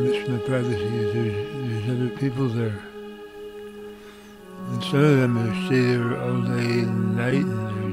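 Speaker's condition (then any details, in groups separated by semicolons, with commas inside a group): Early-onset Parkinson's disease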